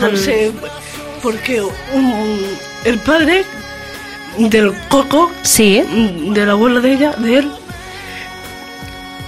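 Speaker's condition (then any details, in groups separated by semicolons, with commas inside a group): Down syndrome; trisomy 21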